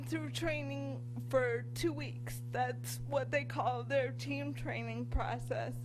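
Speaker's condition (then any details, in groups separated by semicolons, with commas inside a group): Cerebral palsy; from birth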